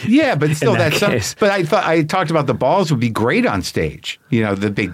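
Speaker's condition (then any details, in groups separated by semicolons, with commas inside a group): No condition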